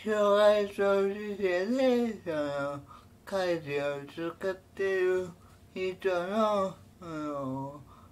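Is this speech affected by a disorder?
Yes: cerebral palsy; severe, uses a wheelchair.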